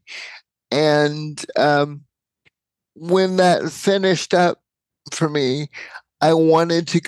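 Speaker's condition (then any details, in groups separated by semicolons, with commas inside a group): Cerebral palsy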